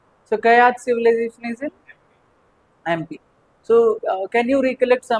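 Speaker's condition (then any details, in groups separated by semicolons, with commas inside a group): No condition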